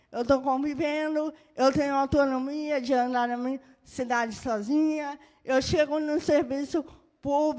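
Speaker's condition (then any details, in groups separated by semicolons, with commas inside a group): Cerebral palsy; birth brain injury; moderate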